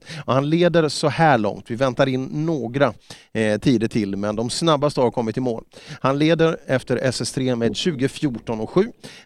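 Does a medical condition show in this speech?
No.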